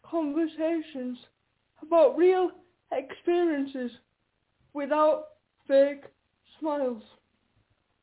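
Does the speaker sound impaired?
Yes: quadriplegic cerebral palsy; uses a wheelchair, left hand largely useless, concentration issues.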